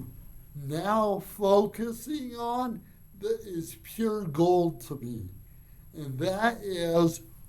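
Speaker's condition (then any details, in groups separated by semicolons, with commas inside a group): Cerebral palsy; from birth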